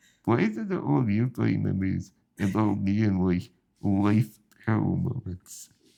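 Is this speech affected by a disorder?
Yes: spinal muscular atrophy.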